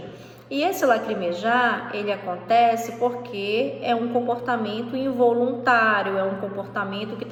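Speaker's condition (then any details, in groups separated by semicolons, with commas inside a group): No condition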